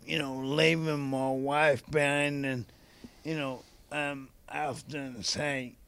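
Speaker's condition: ALS (motor neurone disease); young onset, speech affected first, voice worsened rapidly

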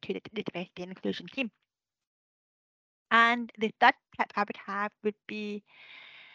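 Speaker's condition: Deafness; attends audiology appointments, uses communication support workers to follow conversations

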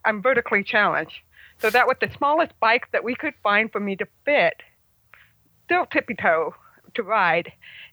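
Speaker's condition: Congenital hearing loss; congenital deafness, mother had German measles in pregnancy, about 75% hearing loss

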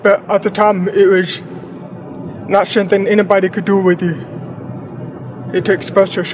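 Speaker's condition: Deafblindness; prosthetic eyes

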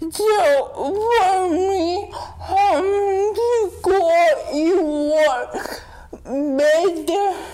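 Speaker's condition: Dystonia; wheelchair user

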